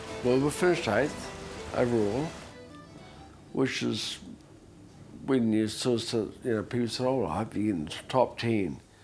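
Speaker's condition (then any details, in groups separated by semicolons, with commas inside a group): Multiple sclerosis; drunk-sounding speech as fatigue builds through day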